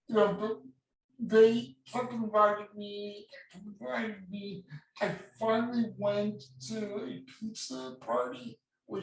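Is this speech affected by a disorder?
Yes: cerebral palsy; voice slightly affected.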